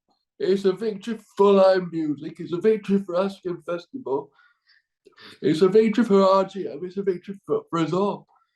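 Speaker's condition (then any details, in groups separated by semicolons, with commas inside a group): Cerebral palsy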